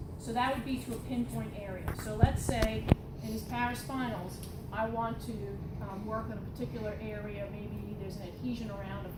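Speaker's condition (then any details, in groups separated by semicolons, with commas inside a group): No condition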